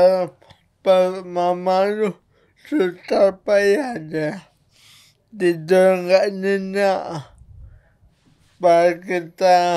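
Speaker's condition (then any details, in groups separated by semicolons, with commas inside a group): Cerebral palsy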